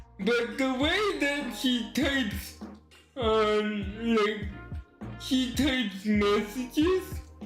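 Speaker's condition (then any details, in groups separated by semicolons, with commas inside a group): Cerebral palsy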